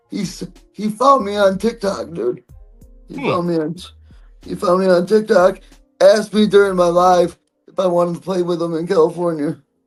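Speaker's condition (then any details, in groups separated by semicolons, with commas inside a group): Cerebral palsy; present from birth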